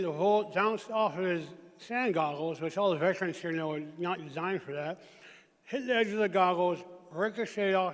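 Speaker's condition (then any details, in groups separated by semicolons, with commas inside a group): Traumatic brain injury; gunshot injury, emergency tracheotomy, plastic surgery, upper dentures; 15 years since injury; speech impediment, eating and drinking problems, clearer without upper dentures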